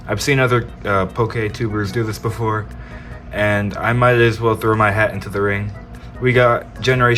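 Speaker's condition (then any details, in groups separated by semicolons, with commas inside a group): No condition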